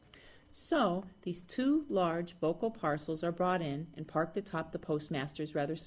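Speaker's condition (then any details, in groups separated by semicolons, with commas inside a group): No condition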